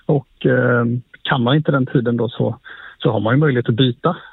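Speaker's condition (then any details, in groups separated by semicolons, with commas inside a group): No condition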